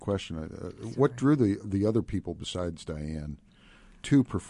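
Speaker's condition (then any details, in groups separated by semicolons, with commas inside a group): No condition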